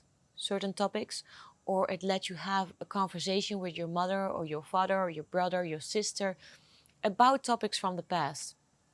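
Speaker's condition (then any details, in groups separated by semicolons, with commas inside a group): No condition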